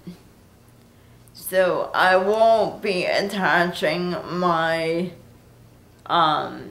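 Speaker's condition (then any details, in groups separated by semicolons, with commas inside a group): Cerebral palsy; prenatal stroke, right brain, limited left side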